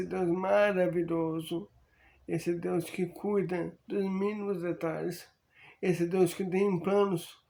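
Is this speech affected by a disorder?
Yes: amyotrophic lateral sclerosis; earlier diagnosed hereditary spastic paraparesis.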